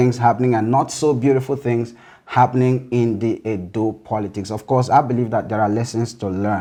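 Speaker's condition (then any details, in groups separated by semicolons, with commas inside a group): No condition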